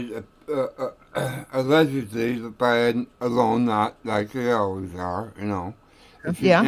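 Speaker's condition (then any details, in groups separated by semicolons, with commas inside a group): Tongue cancer; recent scan clean, recovering from radiation effects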